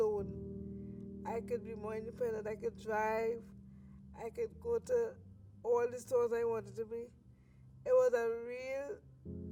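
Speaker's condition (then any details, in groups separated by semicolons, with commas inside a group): Cerebral palsy; lifelong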